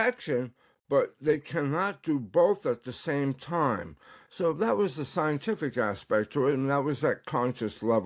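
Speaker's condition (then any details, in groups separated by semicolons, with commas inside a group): Tongue cancer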